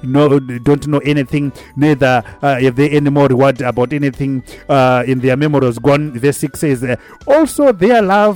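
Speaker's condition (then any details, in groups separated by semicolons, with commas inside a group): No condition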